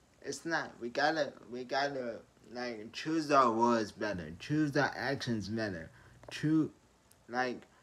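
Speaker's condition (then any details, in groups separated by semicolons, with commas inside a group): Traumatic brain injury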